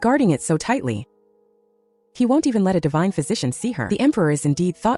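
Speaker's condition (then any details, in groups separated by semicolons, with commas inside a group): No condition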